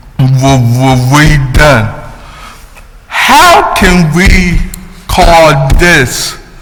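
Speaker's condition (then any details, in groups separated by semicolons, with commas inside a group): Cerebral palsy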